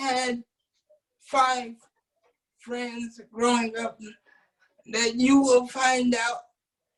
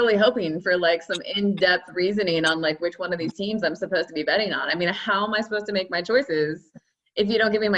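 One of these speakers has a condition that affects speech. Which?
The first: cerebral palsy.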